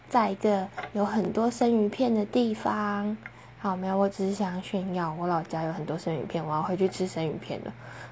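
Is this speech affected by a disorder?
No.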